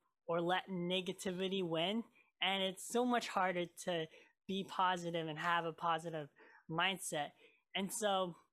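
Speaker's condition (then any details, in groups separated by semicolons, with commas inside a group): Cleft lip and palate; major closure surgery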